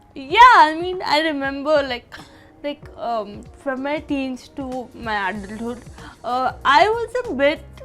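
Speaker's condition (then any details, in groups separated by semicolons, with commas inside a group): Cerebral palsy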